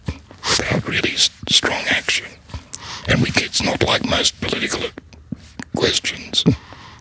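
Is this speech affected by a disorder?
Yes: laryngectomy; vocal cord cancer, throat cancer recurrence 8 years later, laryngectomy late 2016, second operation for spreading infection; speaks via tiny silicone voice prosthesis connecting new throat to stoma; very quiet, odd manner of speaking, fluent in paragraphs since start of speech therapy.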